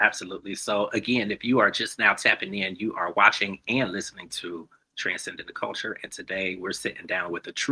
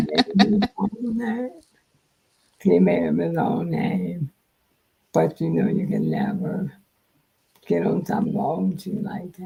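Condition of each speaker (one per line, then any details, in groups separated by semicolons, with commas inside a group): No condition
Multiple sclerosis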